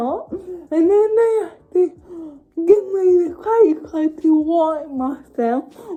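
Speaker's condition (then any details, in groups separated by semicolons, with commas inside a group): Cerebral palsy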